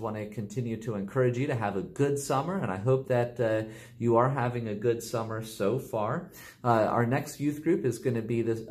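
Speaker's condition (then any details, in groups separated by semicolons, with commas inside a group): No condition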